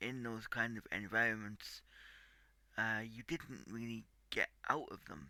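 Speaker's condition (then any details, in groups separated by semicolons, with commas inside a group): Cerebral palsy; tight muscles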